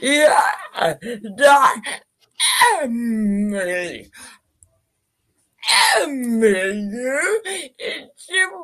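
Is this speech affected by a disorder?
Yes: cerebral palsy; speech impairment, limited speaking ability, writing main way to express self, uses Linkgraphia communication device.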